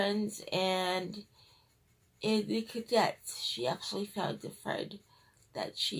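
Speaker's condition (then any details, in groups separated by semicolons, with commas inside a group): Cerebral palsy, triplegia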